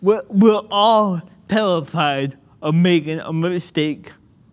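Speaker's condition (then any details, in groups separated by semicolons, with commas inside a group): Cerebral palsy; childhood physical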